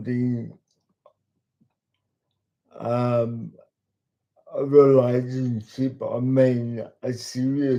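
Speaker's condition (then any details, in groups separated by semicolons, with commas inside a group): Cerebral palsy; talks slowly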